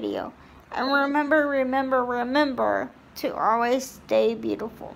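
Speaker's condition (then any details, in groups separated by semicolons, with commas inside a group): Cerebral palsy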